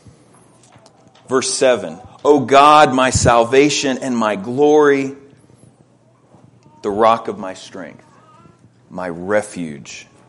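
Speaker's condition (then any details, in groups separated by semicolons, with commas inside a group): No condition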